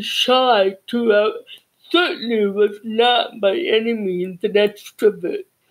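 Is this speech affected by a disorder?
Yes: cerebral palsy.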